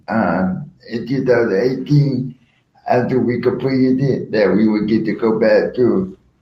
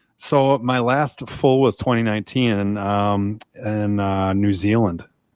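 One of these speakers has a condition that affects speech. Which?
The first: cerebral palsy; spastic quadriplegic, spasticity all four limbs including right hand.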